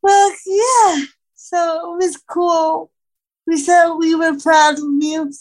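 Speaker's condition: Cerebral palsy; wheelchair from 4

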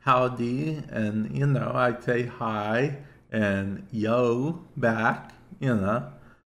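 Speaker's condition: Cerebral palsy; affects speech to an extent

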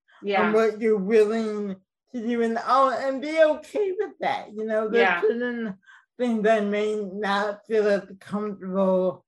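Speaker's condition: Cerebral palsy; gait mildly affected

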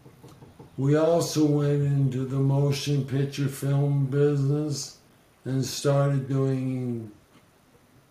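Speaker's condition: ALS; losing voice

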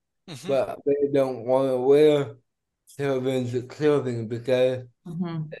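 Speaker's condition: Cerebral palsy; diagnosed at two months old

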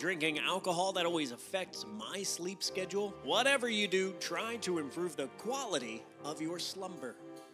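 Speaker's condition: No condition

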